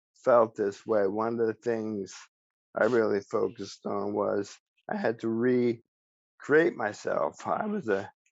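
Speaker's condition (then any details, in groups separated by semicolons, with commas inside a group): ALS; speech still preserved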